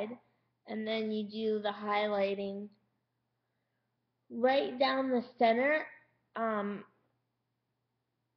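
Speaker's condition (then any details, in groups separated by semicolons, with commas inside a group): Cerebral palsy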